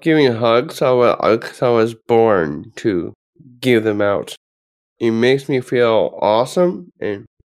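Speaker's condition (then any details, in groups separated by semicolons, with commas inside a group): Down syndrome; present from birth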